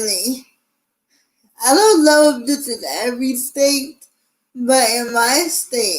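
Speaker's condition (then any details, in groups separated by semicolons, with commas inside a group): Cerebral palsy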